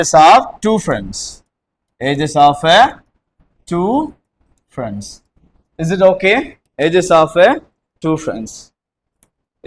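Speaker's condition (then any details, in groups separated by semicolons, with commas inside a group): No condition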